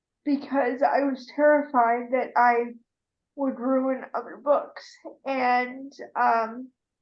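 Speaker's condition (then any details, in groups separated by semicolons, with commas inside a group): Cerebral palsy; arm spasms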